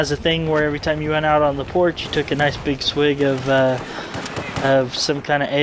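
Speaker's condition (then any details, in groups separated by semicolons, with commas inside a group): No condition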